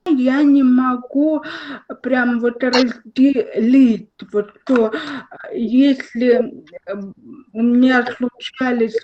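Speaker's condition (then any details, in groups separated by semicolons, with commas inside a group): Cerebral palsy, spastic diplegia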